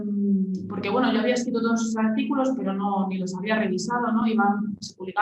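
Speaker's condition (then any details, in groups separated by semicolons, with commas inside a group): No condition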